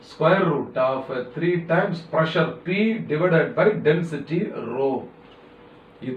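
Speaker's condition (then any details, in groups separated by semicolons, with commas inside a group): No condition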